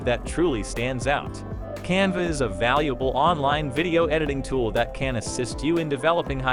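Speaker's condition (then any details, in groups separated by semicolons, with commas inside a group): No condition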